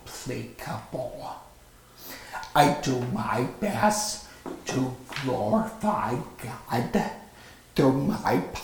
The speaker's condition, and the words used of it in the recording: Vocal cord paralysis. I don't even know my musical voice part when I sing.